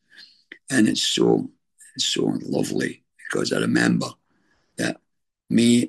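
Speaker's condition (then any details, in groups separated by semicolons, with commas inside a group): Throat cancer treatment effects, stage 4 throat cancer; managed with doctor's medication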